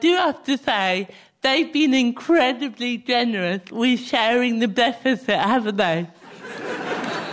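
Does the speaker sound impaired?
Yes: cerebral palsy; clumsy movement; speech impediment, poor diction, phrases like 'speech impediment' hard to say.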